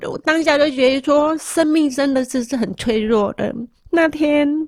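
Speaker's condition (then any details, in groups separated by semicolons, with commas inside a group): Moderate-to-severe hearing loss; then only sees lips moving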